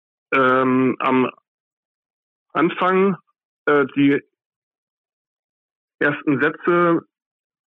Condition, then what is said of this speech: Stuttering. Ich glaube, ich habe tatsächlich besser geredet als jetzt gerade.